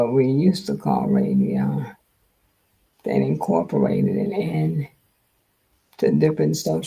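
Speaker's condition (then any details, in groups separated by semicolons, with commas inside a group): Multiple sclerosis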